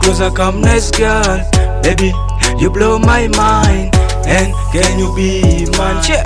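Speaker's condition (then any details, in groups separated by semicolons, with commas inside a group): No condition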